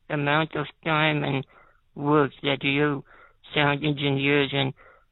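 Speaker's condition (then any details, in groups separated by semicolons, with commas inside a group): Spinal muscular atrophy, type 2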